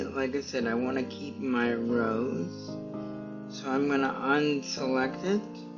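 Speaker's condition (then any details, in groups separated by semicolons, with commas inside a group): Cerebral palsy; stiff muscles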